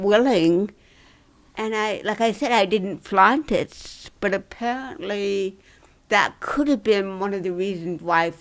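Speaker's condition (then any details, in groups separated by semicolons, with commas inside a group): Dystonia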